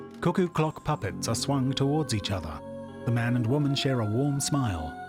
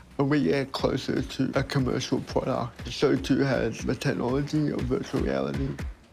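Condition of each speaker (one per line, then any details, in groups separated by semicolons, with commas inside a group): No condition
Cerebral palsy; diagnosed around 12 months, missed milestones; no speech until age 5 or 6, insufficient breath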